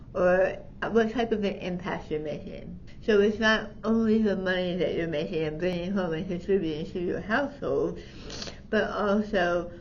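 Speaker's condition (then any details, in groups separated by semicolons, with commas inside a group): Tongue cancer surgery; partial glossectomy, over half tongue removed, forearm graft, neck dissection; voice changed, reduced tongue movement, relearned swallowing, eating struggles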